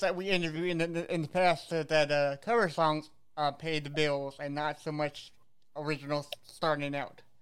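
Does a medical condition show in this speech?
Yes: cerebral palsy; visible physical disability.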